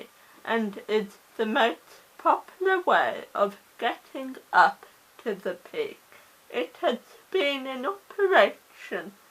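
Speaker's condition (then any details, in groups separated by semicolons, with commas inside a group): Cerebral palsy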